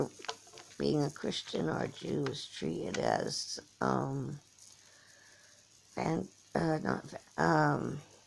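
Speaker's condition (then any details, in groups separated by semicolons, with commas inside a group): Cerebral palsy; from birth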